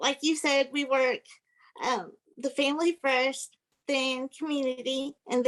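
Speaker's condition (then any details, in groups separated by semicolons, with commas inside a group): Cerebral palsy; physical disability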